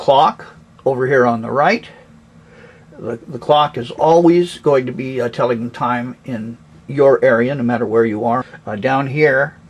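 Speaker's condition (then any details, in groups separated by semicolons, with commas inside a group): No condition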